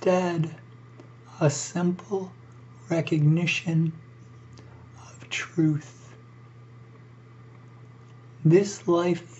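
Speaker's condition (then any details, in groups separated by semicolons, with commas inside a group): ALS; breathing increasingly difficult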